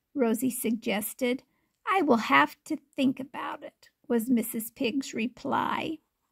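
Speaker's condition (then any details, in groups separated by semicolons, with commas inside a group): No condition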